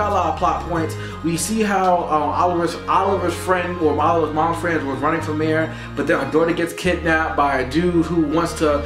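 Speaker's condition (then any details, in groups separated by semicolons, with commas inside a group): No condition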